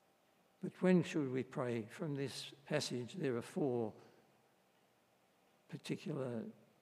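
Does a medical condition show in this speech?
Yes: Parkinson's disease; unpredictable effects.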